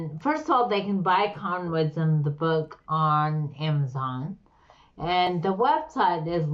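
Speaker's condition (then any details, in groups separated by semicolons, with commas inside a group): Slurred speech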